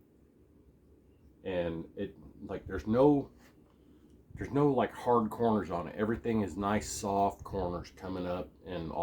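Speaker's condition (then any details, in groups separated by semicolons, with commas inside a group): No condition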